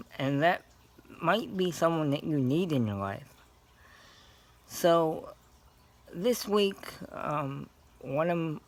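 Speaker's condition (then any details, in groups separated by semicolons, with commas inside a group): Cerebral palsy; scoliosis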